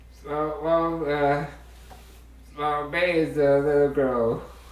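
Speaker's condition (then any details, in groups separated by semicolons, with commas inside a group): Duchenne muscular dystrophy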